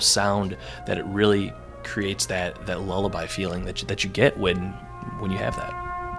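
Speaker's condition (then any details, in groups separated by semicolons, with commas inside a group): No condition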